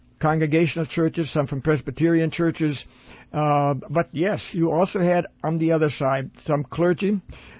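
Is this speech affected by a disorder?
No.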